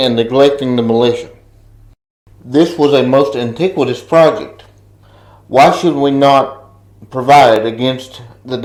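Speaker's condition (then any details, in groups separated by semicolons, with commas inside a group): Cerebral palsy; reports speaking clearly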